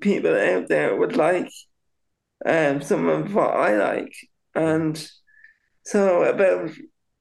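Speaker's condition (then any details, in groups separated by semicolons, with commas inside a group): Cerebral palsy; very slightly delayed speech, takes longer to form thoughts into words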